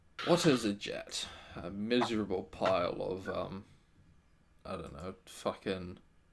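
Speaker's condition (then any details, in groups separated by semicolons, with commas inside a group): No condition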